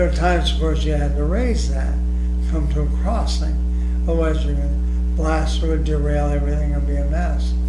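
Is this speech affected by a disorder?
Yes: ALS.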